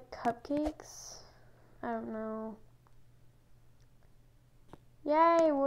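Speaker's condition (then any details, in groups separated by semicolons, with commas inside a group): No condition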